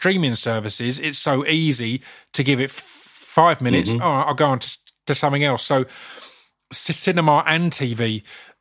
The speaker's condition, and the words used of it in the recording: Stuttering. And as you may have noticed, I've got a stammer.